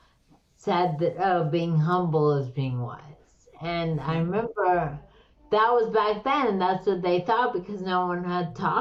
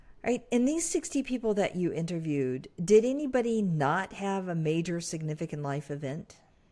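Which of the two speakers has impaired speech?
The first: slurred speech; brain condition, weakness, stroke-like.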